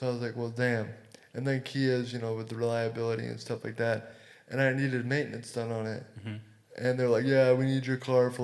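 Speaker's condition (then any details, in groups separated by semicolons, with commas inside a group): Cerebral palsy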